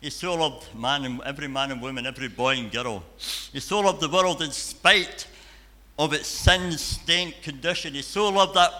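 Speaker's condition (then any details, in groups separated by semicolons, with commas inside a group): Cleft palate and cleft lip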